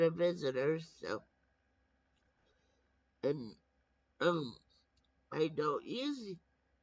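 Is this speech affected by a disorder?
Yes: brain injury.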